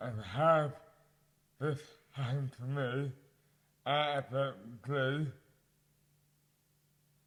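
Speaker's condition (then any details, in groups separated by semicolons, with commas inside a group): Dystonia; mouth impairment affects speech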